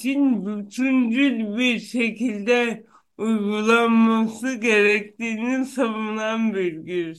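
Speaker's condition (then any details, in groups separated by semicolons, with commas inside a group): Cerebral palsy; no known cure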